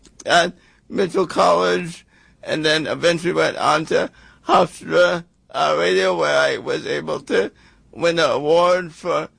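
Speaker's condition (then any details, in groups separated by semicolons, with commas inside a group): Cerebral palsy; congenital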